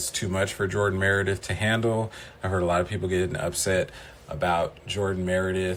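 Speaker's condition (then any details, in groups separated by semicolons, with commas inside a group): No condition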